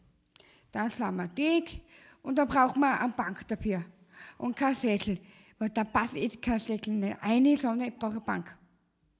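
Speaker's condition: Down syndrome; trisomy 21, chromosome 21 three times in almost every body cell, present from birth, lifelong; host Dominik briefly translates one of her remarks

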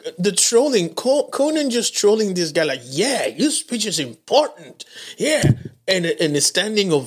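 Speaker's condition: No condition

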